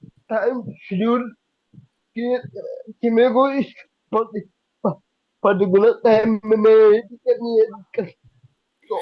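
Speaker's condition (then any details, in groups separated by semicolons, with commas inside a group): Cerebral palsy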